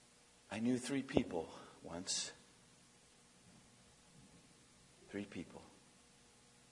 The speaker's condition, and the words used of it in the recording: None; typical speech.